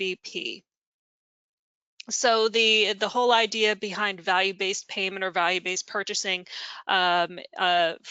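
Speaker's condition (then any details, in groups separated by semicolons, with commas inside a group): No condition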